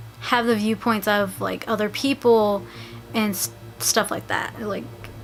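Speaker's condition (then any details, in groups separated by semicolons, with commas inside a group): No condition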